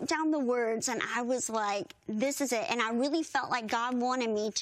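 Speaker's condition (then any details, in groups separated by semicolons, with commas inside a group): Bilateral cleft lip and palate; severe bilateral cleft lip and palate from birth, unable to nurse, not expected to hear, speak; earlier speech hard to understand, needed interpreters, strong singing voice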